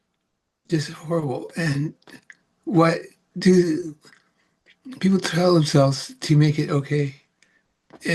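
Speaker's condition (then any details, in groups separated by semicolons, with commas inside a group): Parkinson's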